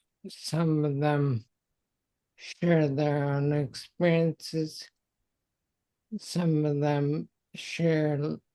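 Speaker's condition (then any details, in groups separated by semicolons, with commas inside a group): Multiple sclerosis; voice awkward, relaxants make voice harder to control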